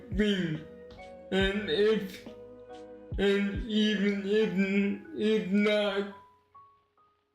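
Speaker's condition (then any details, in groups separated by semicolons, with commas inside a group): Cerebral palsy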